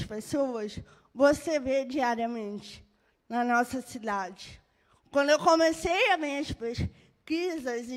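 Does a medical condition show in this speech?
Yes: cerebral palsy; birth brain injury; moderate.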